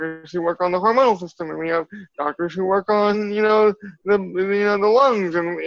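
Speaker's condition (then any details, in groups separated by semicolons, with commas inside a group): Cerebral palsy; from birth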